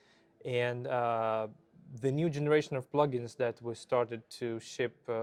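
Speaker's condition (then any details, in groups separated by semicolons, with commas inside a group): No condition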